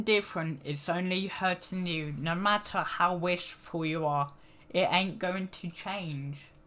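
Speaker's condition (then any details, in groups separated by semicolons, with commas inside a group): Cerebral palsy; needs frequent rest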